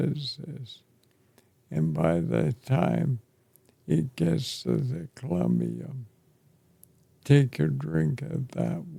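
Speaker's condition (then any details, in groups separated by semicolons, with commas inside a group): ALS; affects chest and throat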